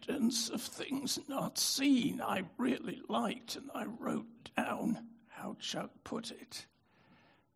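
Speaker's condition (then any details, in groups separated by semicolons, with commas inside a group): Spasmodic dystonia; brain disorder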